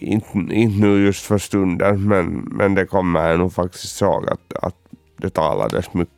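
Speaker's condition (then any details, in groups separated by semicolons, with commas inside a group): Cerebral palsy; congenital, born two months premature at 1.69 kg, underdeveloped lungs, electric wheelchair user, cannot run, childhood habilitation courses at Folkhälsan; uses wheelchair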